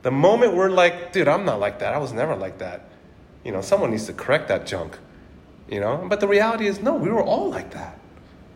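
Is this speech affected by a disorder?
No.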